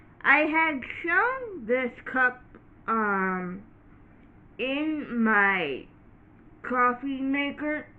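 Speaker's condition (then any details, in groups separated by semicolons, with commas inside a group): Cerebral palsy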